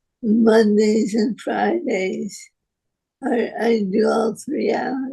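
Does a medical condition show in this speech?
Yes: Parkinson's disease.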